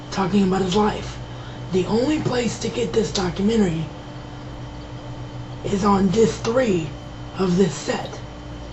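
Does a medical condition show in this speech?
Yes: cerebral palsy; wheelchair bound.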